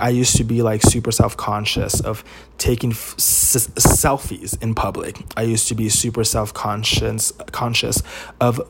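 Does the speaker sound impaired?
Yes: stutter; present since birth, lifelong; recording at 2:40 AM, stutter not edited out; less when alone or comfortable, worse when anxious, scared, nervous or excited, fear triggers stuttering, avoids talking, very quiet; here repeated sounds, prolonged sounds.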